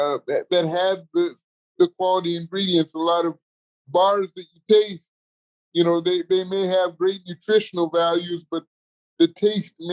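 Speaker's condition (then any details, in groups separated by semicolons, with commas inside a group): Cerebral palsy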